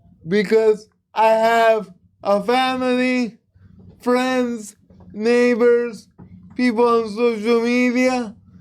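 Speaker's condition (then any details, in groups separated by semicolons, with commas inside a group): Cerebral palsy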